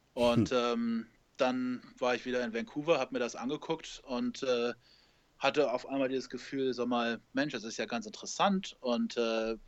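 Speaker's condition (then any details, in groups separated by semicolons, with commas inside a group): No condition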